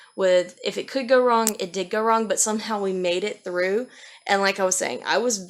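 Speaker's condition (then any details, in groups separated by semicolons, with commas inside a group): No condition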